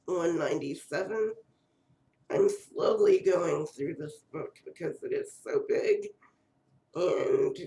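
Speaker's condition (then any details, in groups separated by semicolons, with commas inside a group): Cerebral palsy; first word not said quite right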